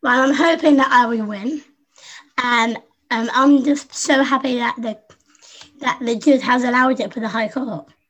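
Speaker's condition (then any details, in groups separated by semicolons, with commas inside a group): Down syndrome; congenital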